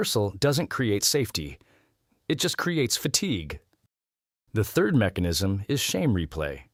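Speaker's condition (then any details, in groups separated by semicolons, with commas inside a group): No condition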